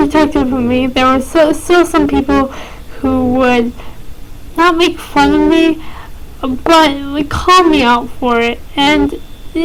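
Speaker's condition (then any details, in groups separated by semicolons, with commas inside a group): Cerebral palsy, mild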